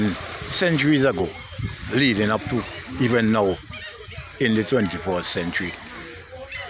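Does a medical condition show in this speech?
No.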